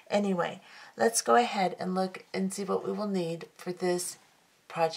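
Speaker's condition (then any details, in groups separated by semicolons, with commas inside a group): No condition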